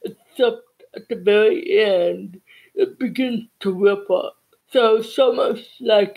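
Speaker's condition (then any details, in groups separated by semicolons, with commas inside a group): Cerebral palsy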